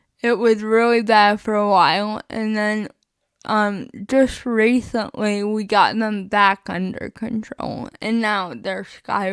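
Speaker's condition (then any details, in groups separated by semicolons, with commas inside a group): Spastic cerebral palsy, mixed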